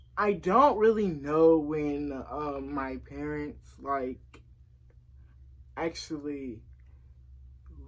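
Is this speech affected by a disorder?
Yes: cerebral palsy; since early childhood.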